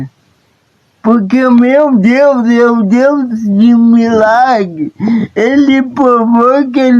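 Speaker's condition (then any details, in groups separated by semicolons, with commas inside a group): Paralysis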